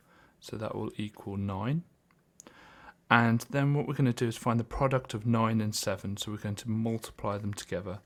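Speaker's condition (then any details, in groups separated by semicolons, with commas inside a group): No condition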